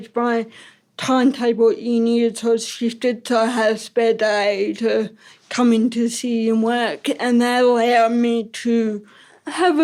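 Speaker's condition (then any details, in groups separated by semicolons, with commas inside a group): Ataxic cerebral palsy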